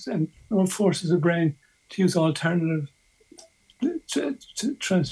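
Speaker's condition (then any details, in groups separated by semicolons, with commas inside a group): Early onset Parkinson's disease; voice dramatically affected by Parkinson's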